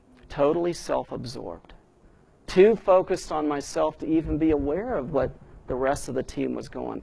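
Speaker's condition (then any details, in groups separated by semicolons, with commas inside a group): No condition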